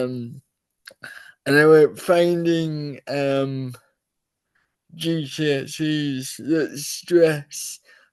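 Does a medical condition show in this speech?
Yes: cerebral palsy.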